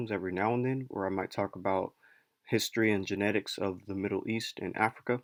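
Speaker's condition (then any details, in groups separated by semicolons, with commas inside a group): No condition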